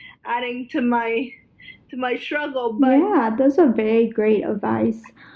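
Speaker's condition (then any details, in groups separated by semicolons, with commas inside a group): Cerebral palsy, spastic quadriplegia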